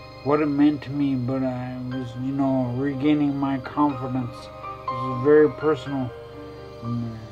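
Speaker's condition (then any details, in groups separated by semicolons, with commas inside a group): Traumatic brain injury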